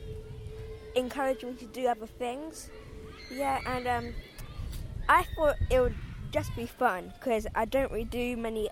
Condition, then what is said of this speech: Stuttering. And then sometimes it just stops on its own, so I just carry on speaking.